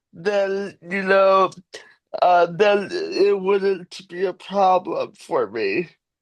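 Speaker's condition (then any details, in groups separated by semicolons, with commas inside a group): Cerebral palsy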